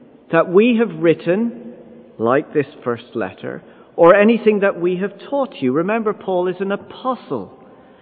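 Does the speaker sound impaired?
No.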